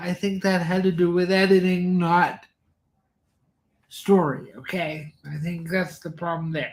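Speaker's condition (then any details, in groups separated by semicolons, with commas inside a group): Cerebral palsy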